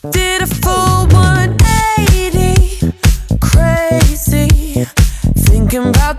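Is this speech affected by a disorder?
No.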